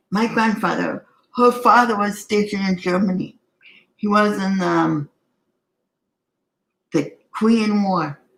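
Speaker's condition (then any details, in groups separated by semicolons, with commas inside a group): Cerebral palsy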